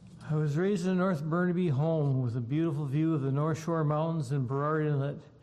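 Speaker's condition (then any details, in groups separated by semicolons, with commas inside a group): Parkinson's disease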